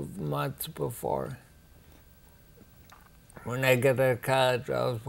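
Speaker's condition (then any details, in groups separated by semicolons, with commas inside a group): Ataxia; rare, progressive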